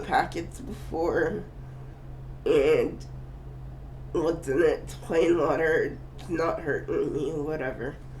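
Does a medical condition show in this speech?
Yes: cerebral palsy.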